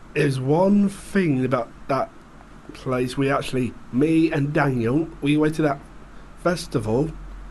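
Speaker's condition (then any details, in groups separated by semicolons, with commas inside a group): Down syndrome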